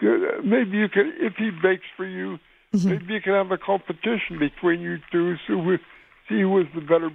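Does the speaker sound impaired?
Yes: cerebral palsy; unable to walk.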